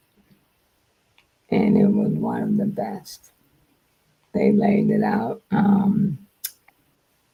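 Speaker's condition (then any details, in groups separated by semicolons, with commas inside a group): Multiple sclerosis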